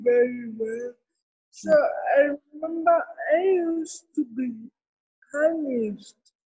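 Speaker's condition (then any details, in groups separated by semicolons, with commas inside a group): Cerebral palsy; other children thought talking different in childhood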